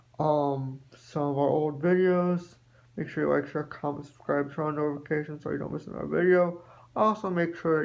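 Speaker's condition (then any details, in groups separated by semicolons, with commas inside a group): Spastic quadriplegic cerebral palsy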